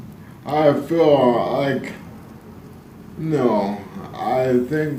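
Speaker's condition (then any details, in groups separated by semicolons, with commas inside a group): ALS; spasticity main symptom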